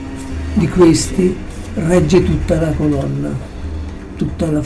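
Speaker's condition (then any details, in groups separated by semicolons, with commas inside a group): Parkinson's disease; approaching final stage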